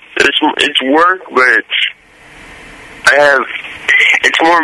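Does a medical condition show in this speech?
Yes: cerebral palsy; symptoms much milder than the character's, no crutches in real life; less stutter than the character portrayed.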